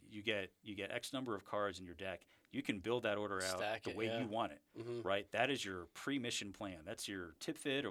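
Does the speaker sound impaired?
No.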